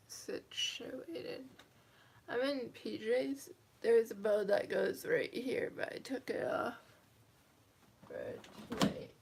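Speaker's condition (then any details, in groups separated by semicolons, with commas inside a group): Cerebral palsy, mild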